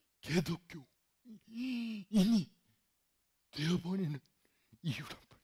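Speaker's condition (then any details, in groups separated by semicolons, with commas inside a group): Cerebral palsy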